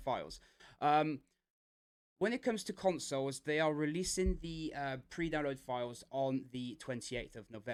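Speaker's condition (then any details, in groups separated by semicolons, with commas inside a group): No condition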